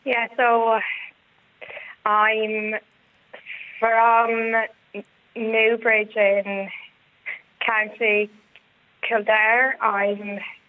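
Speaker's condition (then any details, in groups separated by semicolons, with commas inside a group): Stutter; stutter from about age 3, progressively worse with age, childhood speech therapy without benefit; age 37, severity varies by day and situation, eases as conversation goes on; stutters on words such as coke, worse under pressure or when others finish words; prolonged sounds, blocks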